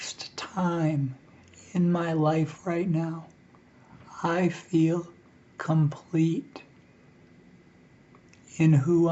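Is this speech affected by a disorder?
Yes: ALS; neurodegenerative, physical function lost; struggles to breathe.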